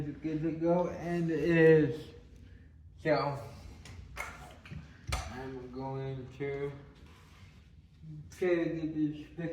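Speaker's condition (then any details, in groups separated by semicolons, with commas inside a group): Cerebral palsy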